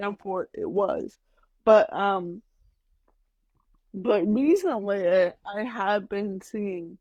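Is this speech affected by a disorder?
Yes: cerebral palsy, mild; mainly affects speech.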